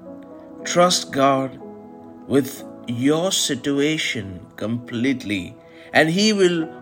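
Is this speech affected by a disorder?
No.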